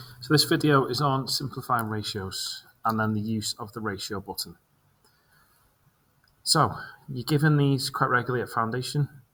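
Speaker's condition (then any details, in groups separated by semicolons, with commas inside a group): No condition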